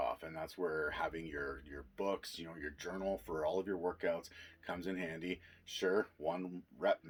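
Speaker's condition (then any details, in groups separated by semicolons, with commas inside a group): No condition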